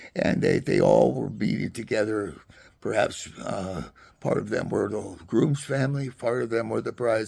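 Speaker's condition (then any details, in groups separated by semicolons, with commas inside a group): Parkinson's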